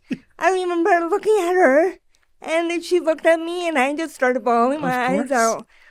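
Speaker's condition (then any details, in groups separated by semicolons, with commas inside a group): Cerebral palsy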